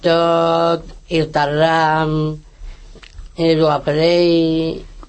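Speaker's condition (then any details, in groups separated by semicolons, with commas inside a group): Down syndrome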